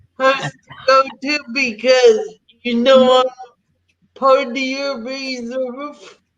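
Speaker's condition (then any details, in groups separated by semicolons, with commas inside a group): Cerebral palsy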